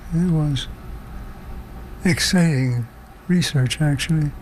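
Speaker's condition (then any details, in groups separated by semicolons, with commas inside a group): Parkinson's disease; possible cause rotenone pesticide exposure growing up on a farm in Ontario; slow, harder to hear recently, word-finding difficulty worse when tired, loses thread, trouble finishing sentences, avoids hard words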